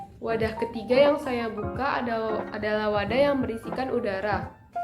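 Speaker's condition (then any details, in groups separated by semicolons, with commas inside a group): No condition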